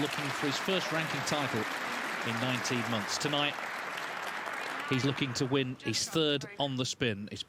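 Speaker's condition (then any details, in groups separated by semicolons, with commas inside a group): No condition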